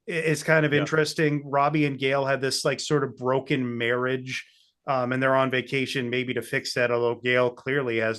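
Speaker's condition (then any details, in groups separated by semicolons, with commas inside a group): No condition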